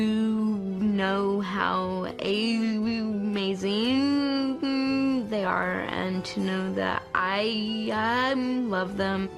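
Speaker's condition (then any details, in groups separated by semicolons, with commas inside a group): Cerebral palsy, severe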